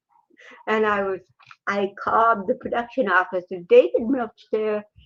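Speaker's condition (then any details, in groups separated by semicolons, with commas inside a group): Cerebral palsy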